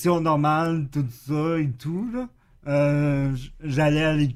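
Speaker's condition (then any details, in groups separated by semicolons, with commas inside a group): Cerebral palsy; acquired after chickenpox with intense fever at three weeks old, wheelchair user; expresses himself very well, good vocabulary per co-host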